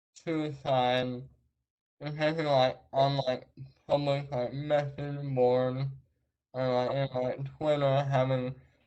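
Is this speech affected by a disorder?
Yes: traumatic brain injury.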